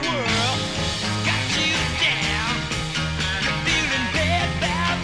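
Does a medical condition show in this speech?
No.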